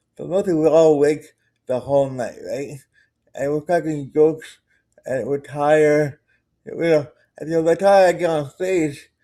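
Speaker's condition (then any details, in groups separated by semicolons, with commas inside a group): Cerebral palsy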